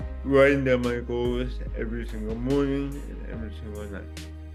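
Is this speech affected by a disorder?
Yes: cerebral palsy; from birth.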